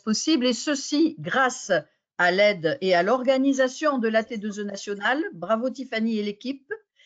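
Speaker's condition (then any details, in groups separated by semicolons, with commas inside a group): No condition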